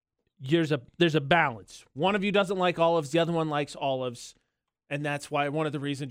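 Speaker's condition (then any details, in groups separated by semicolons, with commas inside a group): No condition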